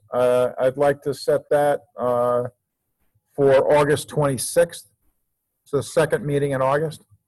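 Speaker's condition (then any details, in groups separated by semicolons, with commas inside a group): No condition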